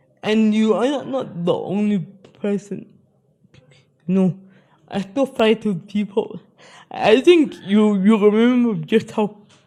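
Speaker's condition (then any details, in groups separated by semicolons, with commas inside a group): Spastic cerebral palsy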